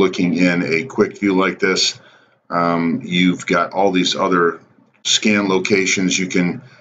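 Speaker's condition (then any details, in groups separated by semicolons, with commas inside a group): No condition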